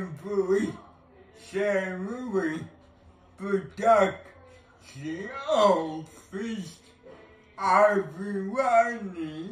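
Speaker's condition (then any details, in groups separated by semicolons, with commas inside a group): Cerebral palsy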